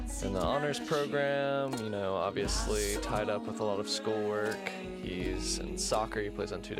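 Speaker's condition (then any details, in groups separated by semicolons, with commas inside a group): No condition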